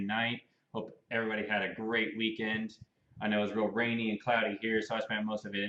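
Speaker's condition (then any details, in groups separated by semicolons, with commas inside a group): No condition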